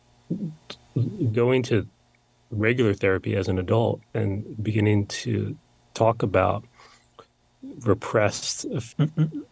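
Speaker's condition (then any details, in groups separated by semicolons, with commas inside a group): Stutter; long hidden; still stutters, no cure; blocking, no stuttering when singing; prolonged sounds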